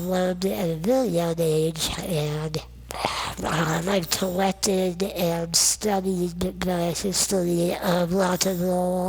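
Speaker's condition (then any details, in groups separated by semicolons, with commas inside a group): Non-progressive muscular dystrophy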